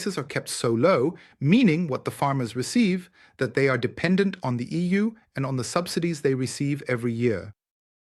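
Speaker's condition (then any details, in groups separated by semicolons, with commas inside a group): No condition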